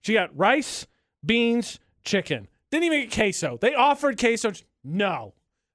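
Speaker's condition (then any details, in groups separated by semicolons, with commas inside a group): No condition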